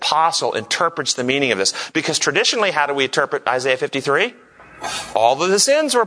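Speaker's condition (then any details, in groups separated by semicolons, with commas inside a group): No condition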